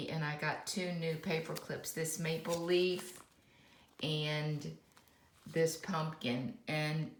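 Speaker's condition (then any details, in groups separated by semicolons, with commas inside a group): No condition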